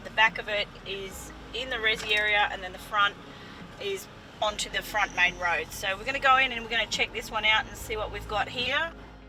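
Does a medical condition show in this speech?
No.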